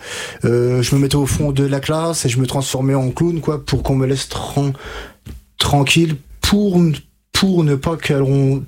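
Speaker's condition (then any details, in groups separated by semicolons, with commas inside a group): Stuttering; onset age 5-6, severe until 20, no childhood therapy, stuttering therapist Catherine Daubier in Nancy from age 20-22; age 33, about 27-28 years since onset, several years of speech therapy done, fluency techniques learned; blocks and repetitions, formerly blocked in every sentence, once could not read aloud, formerly signed with fingers; repeated sounds, repeated words, prolonged sounds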